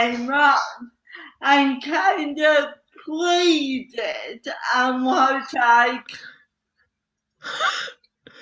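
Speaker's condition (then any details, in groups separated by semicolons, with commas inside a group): Cerebral palsy; slow speech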